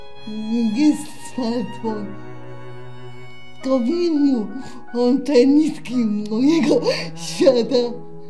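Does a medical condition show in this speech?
Yes: cerebral palsy; from birth.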